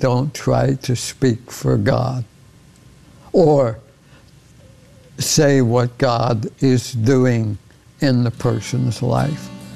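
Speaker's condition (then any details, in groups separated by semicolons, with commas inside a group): ALS; progressive ALS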